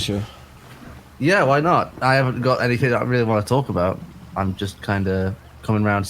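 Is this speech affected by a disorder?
No.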